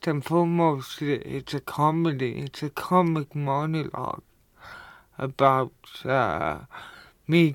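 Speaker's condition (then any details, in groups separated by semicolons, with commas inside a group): Cerebral palsy; visible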